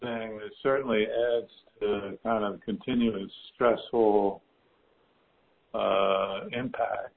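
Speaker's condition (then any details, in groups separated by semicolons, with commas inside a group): Parkinson's disease; stem cell infusions in houston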